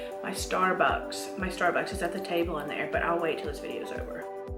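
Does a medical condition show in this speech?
No.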